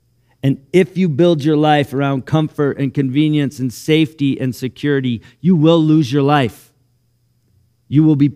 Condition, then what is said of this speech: No condition.